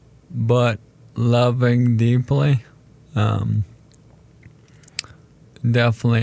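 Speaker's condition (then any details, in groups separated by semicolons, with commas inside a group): ALS; diagnosed almost 4 years ago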